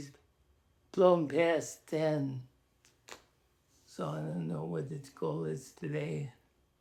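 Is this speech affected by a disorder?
Yes: ALS.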